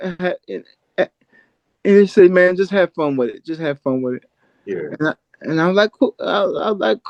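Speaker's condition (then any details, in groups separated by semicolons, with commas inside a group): Cerebral palsy; from birth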